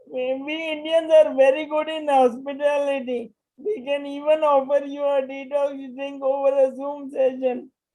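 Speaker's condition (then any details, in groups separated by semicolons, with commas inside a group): Motor neuron disease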